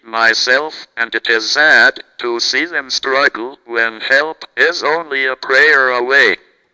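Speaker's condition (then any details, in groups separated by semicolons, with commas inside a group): Cerebral palsy, speech-generating device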